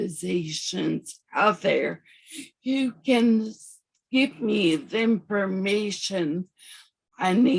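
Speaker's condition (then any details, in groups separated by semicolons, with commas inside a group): Severe anoxic brain injury; severe, wheelchair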